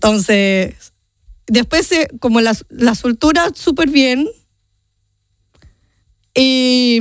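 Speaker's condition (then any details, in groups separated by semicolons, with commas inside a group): Down syndrome; genetic, from birth; age 30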